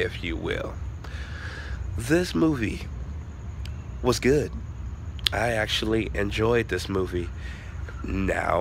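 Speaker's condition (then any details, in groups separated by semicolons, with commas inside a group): No condition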